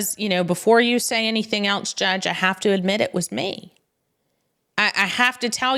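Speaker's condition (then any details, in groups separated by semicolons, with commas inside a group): No condition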